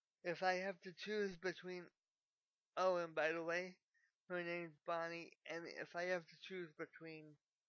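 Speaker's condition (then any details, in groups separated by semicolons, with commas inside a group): Cerebral palsy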